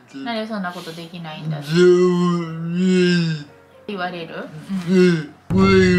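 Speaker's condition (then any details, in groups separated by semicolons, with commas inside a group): Cerebral palsy; severe; severe disability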